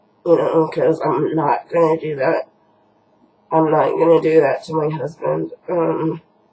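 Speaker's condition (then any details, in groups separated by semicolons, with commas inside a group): Cerebral palsy; housebound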